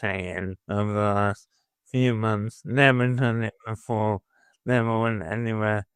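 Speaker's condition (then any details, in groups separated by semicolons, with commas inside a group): Motor neuron disease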